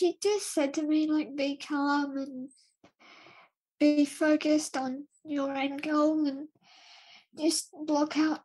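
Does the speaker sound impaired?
Yes: cerebral palsy; spastic dystonic quadriplegia, limits daily tasks such as getting dressed; age 12, physiotherapy by Claire Smart, Cerebral Palsy Alliance, past HABIT-ILE 66-hour intensive therapy, race runner.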